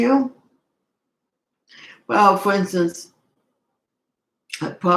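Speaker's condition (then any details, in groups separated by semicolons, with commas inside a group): Cerebral palsy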